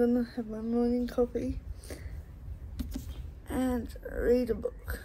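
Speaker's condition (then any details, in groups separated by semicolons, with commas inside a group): Cerebral palsy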